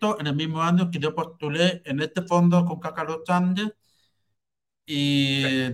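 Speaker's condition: Hearing loss with cochlear implant; about 34

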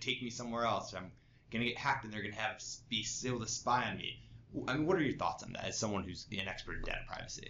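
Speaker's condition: No condition

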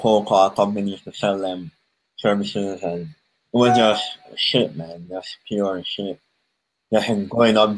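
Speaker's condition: Cleft palate; congenital cleft palate

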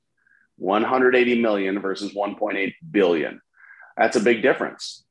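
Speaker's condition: No condition

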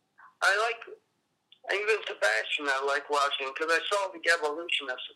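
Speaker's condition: Cerebral palsy; appearance likened to Parkinson's

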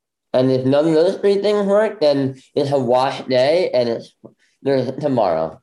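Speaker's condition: Bilateral cleft lip; congenital bilateral

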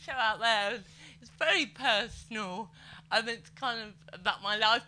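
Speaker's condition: Cerebral palsy; able to speak and move

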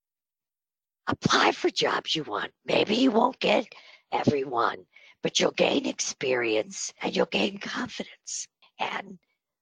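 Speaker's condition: Spasmodic dysphonia; on Botox treatment

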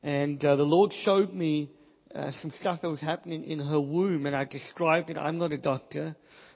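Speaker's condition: Cleft palate, Pierre Robin syndrome; hole in palate

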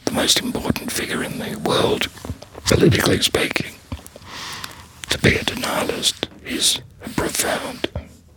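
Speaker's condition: Laryngectomy; vocal cord cancer, throat cancer recurrence 8 years later, laryngectomy late 2016, second operation for spreading infection; speaks via tiny silicone voice prosthesis connecting new throat to stoma; very quiet, odd manner of speaking, fluent in paragraphs since start of speech therapy

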